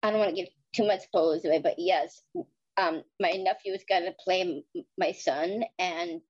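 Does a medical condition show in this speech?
Yes: Down syndrome; flat feet.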